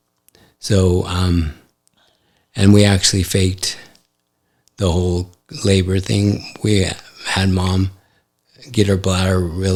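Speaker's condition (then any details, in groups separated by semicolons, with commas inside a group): ALS; affects hand function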